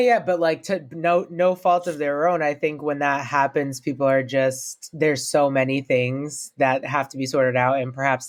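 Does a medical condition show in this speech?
No.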